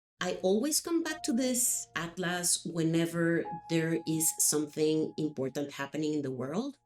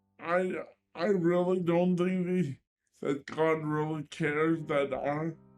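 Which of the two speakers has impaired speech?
The second: cerebral palsy; limited hand dexterity; uses wheelchair.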